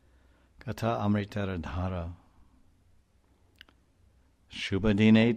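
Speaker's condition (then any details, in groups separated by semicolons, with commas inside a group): No condition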